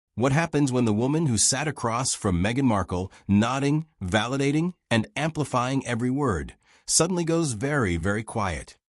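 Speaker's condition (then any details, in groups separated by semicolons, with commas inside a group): No condition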